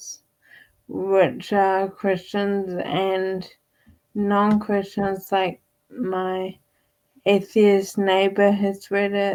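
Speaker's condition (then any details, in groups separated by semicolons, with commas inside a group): Friedreich's ataxia; gets winded, speaking sometimes difficult, weak voice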